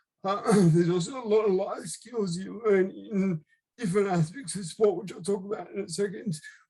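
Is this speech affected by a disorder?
Yes: cerebral palsy; left-sided.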